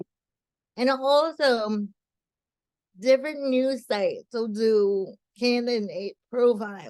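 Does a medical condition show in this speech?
Yes: cerebral palsy.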